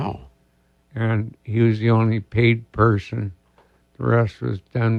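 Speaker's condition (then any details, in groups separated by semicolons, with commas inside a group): ALS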